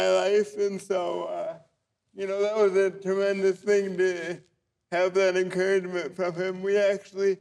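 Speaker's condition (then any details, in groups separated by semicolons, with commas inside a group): Cerebral palsy; from birth; walks, runs marathons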